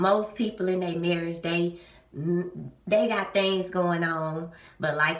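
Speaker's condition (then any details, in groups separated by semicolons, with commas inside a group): No condition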